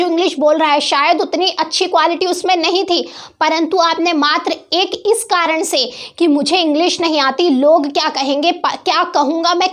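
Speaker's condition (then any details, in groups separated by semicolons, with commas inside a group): No condition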